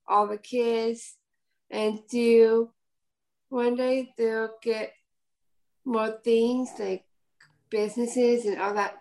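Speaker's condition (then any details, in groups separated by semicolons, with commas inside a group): Down syndrome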